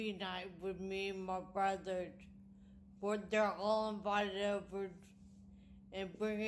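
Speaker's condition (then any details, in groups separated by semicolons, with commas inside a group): Traumatic brain injury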